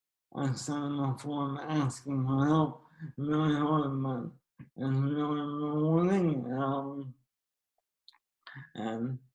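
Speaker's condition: ALS; slow progressor

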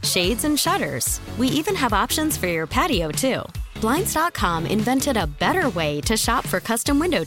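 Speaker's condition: No condition

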